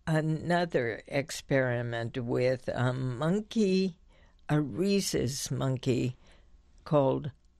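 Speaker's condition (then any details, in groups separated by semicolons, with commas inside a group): Spasmodic dysphonia; difficulty initiating voice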